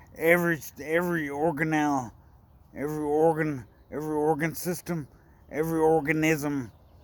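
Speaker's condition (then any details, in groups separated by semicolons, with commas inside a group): Brain injury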